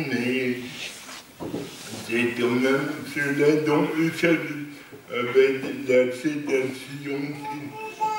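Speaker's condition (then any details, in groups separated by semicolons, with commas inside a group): Cerebral palsy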